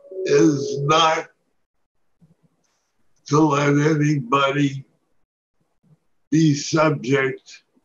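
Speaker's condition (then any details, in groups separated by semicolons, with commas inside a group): Parkinson's disease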